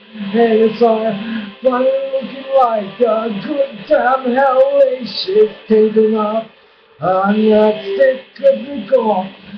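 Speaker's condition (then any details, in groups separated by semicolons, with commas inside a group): Brain injury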